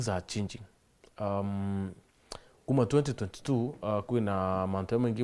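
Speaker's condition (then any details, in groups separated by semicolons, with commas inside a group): No condition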